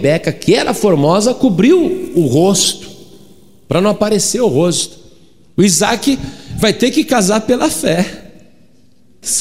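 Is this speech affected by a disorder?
No.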